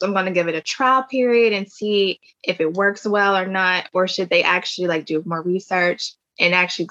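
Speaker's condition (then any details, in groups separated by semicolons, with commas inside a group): No condition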